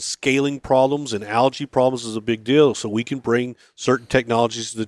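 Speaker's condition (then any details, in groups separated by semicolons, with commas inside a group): No condition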